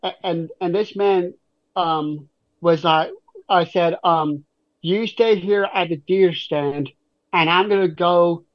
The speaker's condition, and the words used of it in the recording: Stuttering. I have this annoying stutter that probably annoys a lot of people.